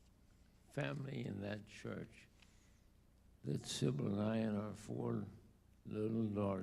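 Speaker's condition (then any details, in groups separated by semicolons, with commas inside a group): ALS; diagnosed about two years ago, late onset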